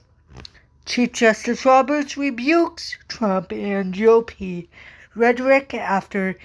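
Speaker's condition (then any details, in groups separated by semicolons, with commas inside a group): Cerebral palsy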